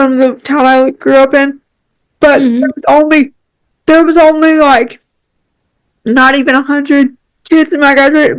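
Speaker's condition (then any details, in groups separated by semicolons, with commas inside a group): Cerebral palsy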